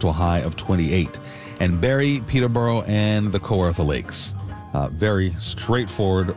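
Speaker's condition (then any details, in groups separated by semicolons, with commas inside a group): No condition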